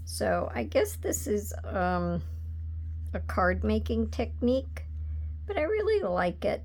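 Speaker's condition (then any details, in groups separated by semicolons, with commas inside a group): No condition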